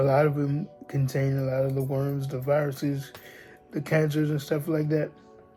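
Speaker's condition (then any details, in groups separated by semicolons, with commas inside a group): Cerebral palsy, spastic diplegia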